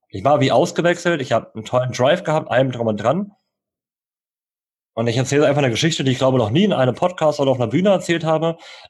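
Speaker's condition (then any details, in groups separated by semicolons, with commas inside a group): Cleft lip and palate, cleft lip, jaw and palate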